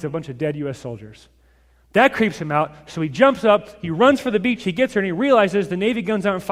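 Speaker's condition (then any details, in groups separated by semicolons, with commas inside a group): No condition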